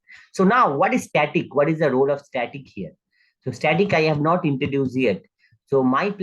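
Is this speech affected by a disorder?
No.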